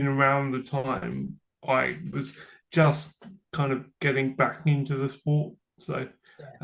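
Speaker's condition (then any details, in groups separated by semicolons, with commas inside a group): Cerebral palsy; from birth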